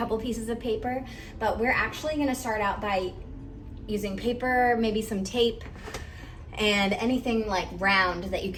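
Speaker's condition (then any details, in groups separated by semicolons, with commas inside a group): No condition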